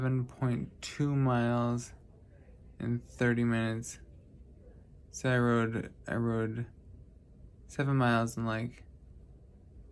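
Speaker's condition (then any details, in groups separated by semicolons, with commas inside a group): Traumatic brain injury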